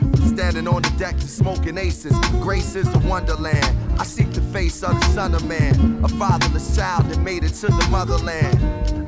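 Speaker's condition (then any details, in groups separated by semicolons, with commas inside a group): No condition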